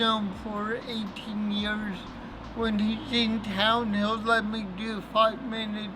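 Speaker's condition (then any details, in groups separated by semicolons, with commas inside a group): Cerebral palsy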